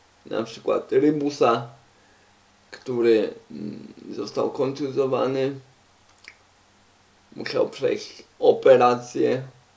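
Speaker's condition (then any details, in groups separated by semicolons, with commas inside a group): Cerebral palsy; uses wheelchair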